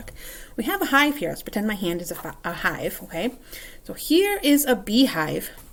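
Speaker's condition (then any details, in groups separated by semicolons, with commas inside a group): No condition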